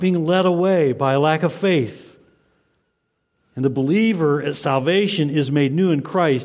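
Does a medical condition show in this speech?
No.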